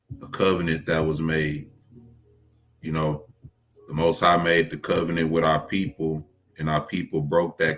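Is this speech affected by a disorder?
No.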